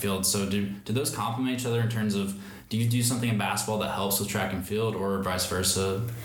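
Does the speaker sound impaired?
No.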